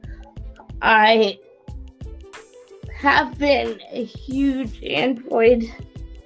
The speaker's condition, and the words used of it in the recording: Cerebral palsy. And it understands me a lot better.